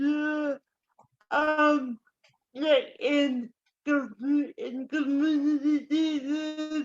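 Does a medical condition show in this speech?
Yes: cerebral palsy.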